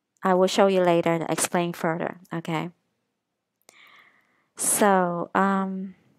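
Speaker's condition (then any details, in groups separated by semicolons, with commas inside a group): No condition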